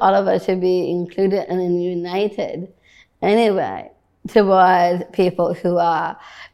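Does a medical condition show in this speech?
Yes: Down syndrome.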